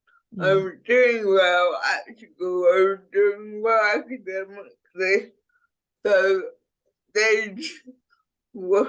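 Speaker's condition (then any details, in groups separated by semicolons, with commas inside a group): Cerebral palsy; speech impediment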